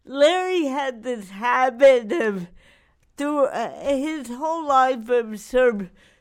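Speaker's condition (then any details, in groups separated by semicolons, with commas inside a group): Cerebral palsy; wears down with age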